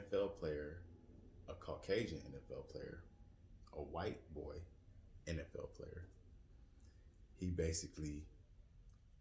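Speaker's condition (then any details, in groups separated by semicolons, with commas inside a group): No condition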